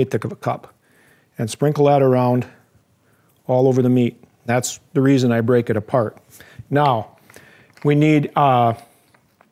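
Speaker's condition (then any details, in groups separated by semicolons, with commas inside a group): No condition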